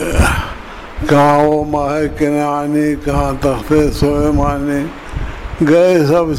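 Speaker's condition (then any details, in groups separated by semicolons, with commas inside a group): Difficulty speaking; self-reported difficulty speaking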